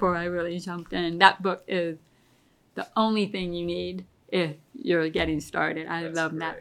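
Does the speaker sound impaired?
Yes: deafness; relies on hearing aids and lip reading, pretty bad tinnitus.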